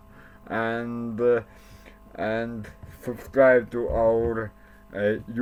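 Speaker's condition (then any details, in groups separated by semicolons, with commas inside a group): Cerebral palsy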